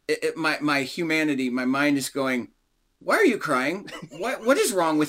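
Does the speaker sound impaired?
No.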